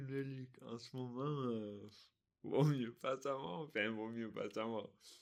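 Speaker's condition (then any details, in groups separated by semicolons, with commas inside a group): Dystonia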